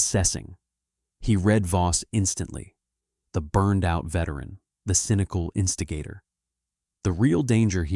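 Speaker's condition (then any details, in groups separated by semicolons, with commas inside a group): No condition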